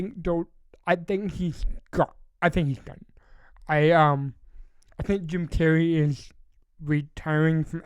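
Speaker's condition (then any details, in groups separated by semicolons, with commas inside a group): Cerebral palsy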